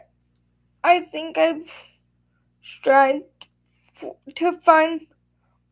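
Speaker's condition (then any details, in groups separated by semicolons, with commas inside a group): Quadriplegic spastic cerebral palsy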